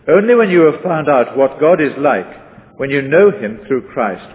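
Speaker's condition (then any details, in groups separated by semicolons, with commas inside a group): No condition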